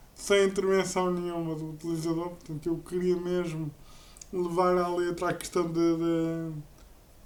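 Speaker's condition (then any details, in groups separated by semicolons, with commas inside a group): Cerebral palsy; uses a wheelchair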